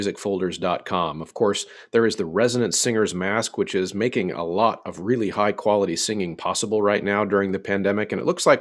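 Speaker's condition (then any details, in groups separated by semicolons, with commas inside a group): No condition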